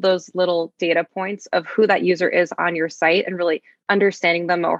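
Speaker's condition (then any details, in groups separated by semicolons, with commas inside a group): No condition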